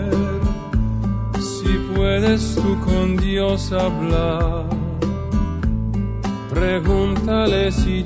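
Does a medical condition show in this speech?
No.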